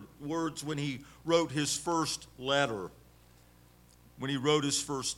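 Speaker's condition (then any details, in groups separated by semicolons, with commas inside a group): No condition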